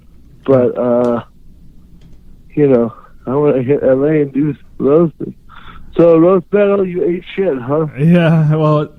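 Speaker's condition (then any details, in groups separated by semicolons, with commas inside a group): Cerebral palsy; unable to write or type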